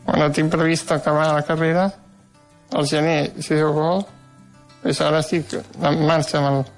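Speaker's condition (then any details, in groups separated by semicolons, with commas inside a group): Duchenne muscular dystrophy; wheelchair user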